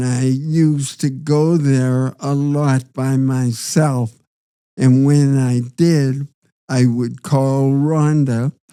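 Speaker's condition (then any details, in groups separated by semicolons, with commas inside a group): Parkinson's disease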